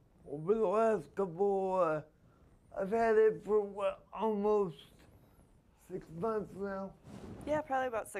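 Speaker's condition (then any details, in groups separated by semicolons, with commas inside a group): Spastic quadriplegia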